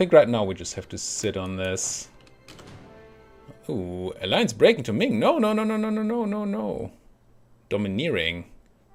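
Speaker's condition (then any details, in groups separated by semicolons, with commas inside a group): No condition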